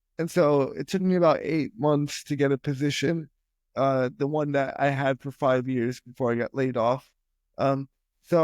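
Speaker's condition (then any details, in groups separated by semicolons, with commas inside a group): Spastic quadriplegic cerebral palsy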